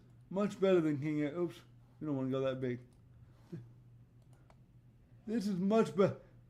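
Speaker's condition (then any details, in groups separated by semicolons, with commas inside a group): Cerebral palsy; voice tone sometimes odd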